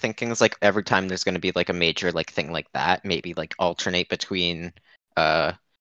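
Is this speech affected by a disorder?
No.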